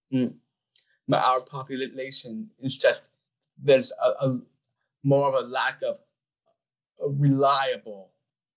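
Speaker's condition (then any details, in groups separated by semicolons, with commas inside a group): Down syndrome; about 25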